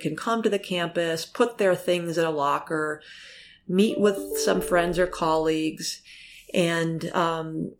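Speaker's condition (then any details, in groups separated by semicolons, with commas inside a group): No condition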